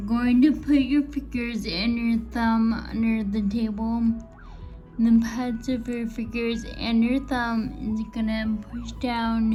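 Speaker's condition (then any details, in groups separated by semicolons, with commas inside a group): Friedreich's ataxia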